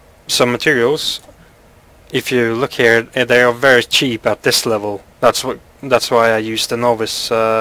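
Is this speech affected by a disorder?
No.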